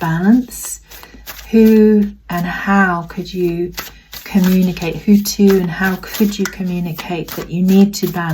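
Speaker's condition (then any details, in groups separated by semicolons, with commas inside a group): No condition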